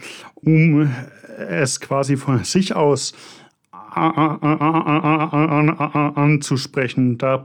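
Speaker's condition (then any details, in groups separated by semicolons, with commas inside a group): Stuttering; developmental, lifelong, possibly inherited, father stuttered, brother fluent, logopedic speech therapy, constant since second grade; choppy, repetitions, blocks, cannot coordinate speech components, body tenses during blocks, throat sometimes hurts, fluent when singing; blocks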